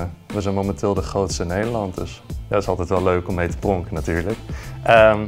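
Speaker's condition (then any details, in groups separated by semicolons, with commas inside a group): No condition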